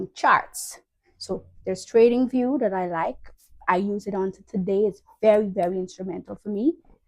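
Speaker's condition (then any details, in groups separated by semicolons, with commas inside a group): No condition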